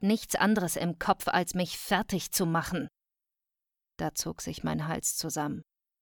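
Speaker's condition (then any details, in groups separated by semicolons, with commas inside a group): No condition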